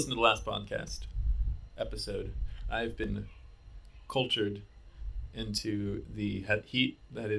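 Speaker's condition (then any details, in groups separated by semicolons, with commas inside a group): No condition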